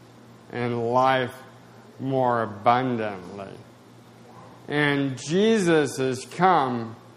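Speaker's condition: Spasticity, mild

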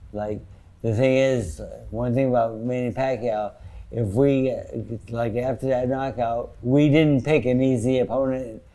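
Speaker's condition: Parkinson's disease; sometimes

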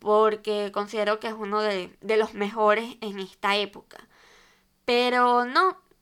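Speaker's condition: Cleft lip and palate; Operación Sonrisa credited

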